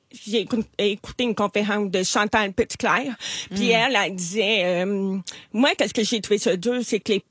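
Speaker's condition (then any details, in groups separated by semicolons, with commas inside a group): Hearing loss; hard of hearing since childhood, attended special school for hard-of-hearing pupils, then mainstream school, skilled lip reader; accent when speaking, noted by others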